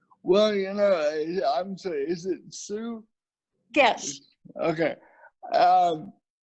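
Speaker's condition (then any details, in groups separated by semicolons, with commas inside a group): Cerebral palsy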